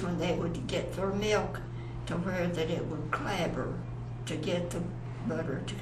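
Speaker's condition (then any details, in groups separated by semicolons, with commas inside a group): Parkinson's; long-standing, onset many years earlier; swallowing affected, low volume, mumbling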